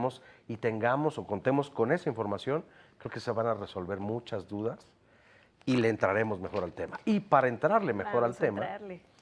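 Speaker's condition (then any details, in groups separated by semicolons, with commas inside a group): No condition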